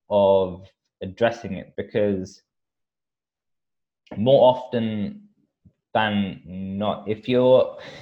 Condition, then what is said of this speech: Stuttering. I've come to a point now where if people smirk or smile about my blocks and freezers, all I have to say is, oh, I'm sorry if I made you laugh.